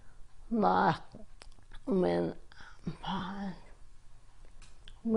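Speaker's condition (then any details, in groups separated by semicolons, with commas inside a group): Advanced stage multiple sclerosis, severe; advanced stage, slowly progressive, diagnosed about 16 years ago; small fading voice, barely speaks when exhausted, restraints to sit, breathe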